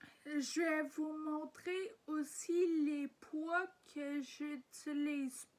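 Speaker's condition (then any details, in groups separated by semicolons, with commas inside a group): Ataxia; degenerative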